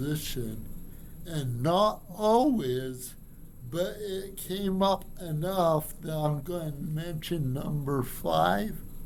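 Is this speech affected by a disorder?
Yes: cerebral palsy; from birth.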